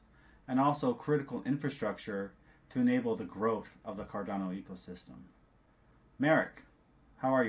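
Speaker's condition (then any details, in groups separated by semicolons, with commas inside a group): No condition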